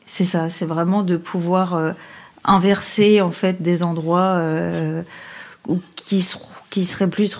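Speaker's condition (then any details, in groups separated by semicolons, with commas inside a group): No condition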